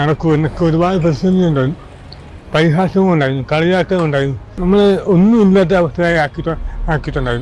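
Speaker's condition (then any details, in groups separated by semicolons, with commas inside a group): Cerebral palsy; speech hard for listeners, needed weeks to adjust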